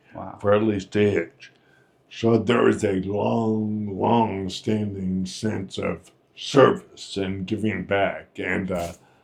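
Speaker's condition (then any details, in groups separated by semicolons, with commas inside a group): Friedreich's ataxia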